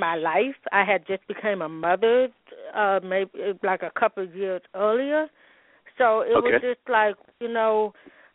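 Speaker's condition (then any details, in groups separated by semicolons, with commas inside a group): Hearing loss with speech impediment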